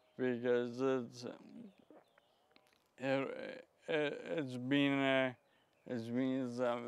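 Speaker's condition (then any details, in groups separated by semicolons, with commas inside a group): Friedreich's ataxia; progressive, speech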